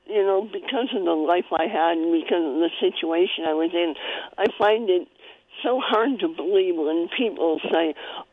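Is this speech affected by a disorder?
Yes: cleft palate; congenital cleft palate, spoon-fed in early childhood; spoon feeding needed at one point in early childhood.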